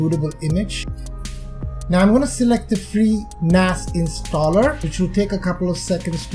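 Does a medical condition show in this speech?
No.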